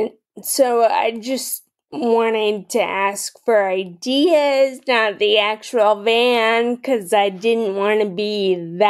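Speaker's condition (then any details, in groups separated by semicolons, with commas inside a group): Friedreich's ataxia, mild; mild speech issues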